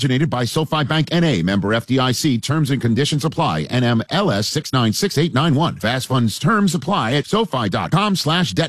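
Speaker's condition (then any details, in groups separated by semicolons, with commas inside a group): No condition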